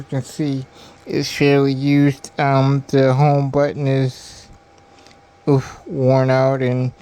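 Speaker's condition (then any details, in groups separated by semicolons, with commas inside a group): Cerebral palsy; diplegia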